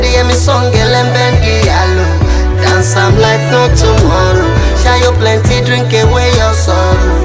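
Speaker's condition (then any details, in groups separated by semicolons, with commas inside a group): No condition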